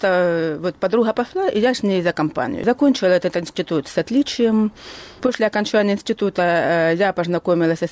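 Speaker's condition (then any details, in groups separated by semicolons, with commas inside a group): Hearing loss; onset age 3, medical error, missed appendicitis, over 47 years since onset, Atikon hearing aids since childhood; hears only about 20 percent, 80 percent hearing loss; speech preserved thanks to hearing aids, worsened, accented, still speaks, learned lip-reading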